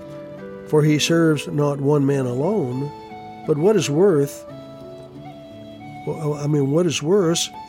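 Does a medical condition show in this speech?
No.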